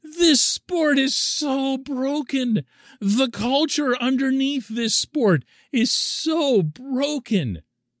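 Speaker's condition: No condition

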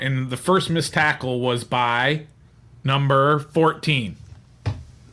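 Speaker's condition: No condition

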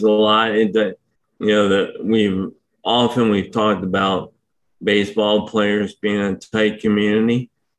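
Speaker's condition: ALS; difficulty speaking for long periods

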